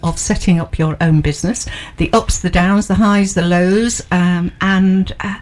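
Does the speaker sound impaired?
No.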